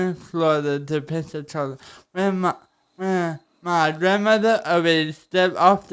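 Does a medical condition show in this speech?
Yes: cerebral palsy; spine surgery; able to walk.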